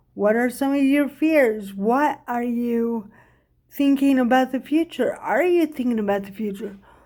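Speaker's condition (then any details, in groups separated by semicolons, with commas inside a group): Cerebral palsy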